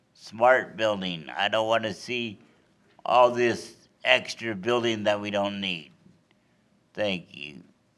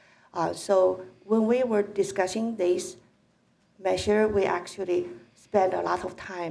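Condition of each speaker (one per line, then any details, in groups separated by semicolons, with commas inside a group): Cerebral palsy
No condition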